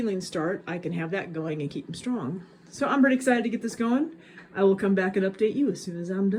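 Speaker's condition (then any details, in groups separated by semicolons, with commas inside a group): No condition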